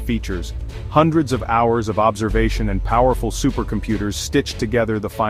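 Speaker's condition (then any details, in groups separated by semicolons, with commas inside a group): No condition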